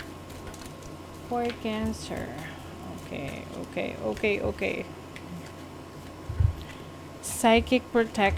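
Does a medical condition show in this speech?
No.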